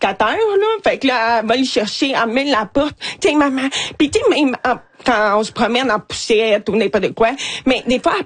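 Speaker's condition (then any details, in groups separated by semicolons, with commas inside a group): Hearing loss with cochlear implant; hears nothing without implant, several deaf family members; cochlear implant removed at night, hears nothing then, hard to tell who is speaking; childhood games practicing sustained o sound, own singing described as not pretty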